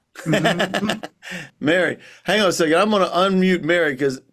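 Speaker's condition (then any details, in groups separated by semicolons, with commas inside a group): No condition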